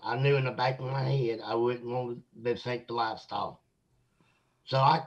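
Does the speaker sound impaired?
Yes: mosaic Down syndrome; age 56.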